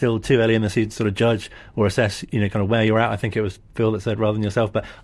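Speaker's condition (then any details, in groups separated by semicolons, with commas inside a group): No condition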